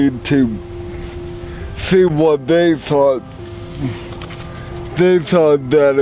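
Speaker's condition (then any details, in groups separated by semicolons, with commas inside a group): Cerebral palsy; brain damage, mainly core down, spasticity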